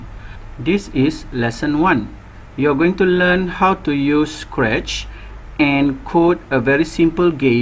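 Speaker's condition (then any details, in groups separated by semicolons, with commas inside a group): No condition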